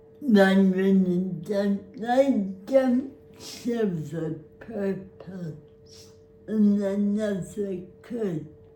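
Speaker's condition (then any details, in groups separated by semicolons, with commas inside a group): Cerebral palsy; spastic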